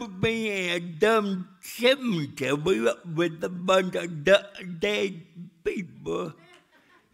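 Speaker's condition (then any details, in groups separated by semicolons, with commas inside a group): Cerebral palsy; speech still affected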